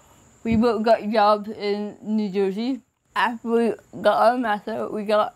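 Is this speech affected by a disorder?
Yes: cerebral palsy; from birth.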